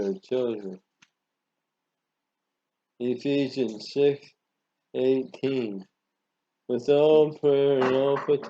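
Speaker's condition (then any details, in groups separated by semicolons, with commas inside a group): Parkinson's disease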